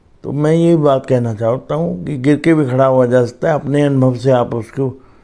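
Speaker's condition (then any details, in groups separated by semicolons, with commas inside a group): Cerebral palsy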